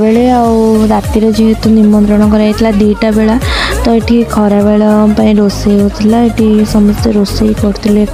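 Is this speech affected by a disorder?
No.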